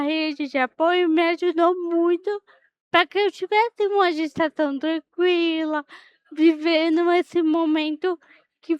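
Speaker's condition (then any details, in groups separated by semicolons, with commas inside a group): Cerebral palsy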